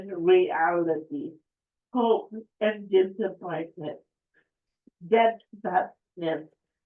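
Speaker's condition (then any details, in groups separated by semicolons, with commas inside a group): Cerebral palsy; affects speech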